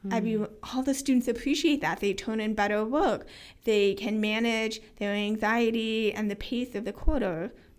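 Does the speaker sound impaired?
Yes: hearing loss with cochlear implants; bilateral cochlear implants, first implant at age 18, not born deaf, born with some hearing, formerly FM systems with hearing aids; many years with bilateral cochlear implants, more disabled when implants malfunction; pretty good speech and listening comprehension in childhood, kept on speech path.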